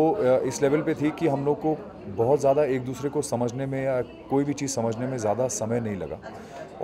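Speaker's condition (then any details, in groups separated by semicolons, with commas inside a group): No condition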